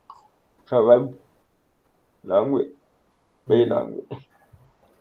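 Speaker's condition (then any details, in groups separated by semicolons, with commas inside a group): Cerebral palsy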